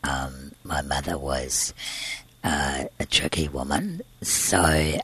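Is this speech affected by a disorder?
Yes: tracheostomy and scarred vocal cord, laryngeal cysts, surgical vocal cord scarring; congenital laryngeal cysts, tracheostomy 3 weeks to 15, reinserted 18, cyst surgery 20 Green Lane Hospital; breathes through tracheostomy tube, airway very narrow from surgery, one vocal cord scarred; voice sounds different, presses on tracheostomy tube, later surgery left voiceless eight months, used voice machine.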